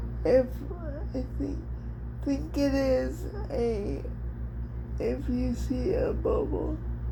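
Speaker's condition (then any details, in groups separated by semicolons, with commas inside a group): Cerebral palsy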